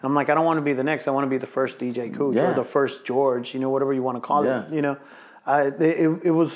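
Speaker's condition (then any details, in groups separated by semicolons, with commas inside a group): No condition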